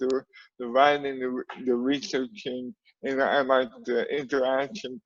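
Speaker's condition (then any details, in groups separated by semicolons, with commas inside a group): Cerebral palsy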